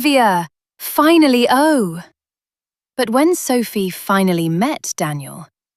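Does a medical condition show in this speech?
No.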